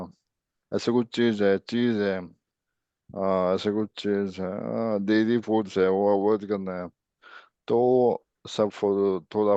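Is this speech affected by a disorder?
Yes: ALS; speech improved a little.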